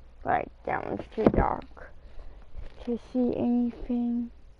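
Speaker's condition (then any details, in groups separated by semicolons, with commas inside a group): Cerebral palsy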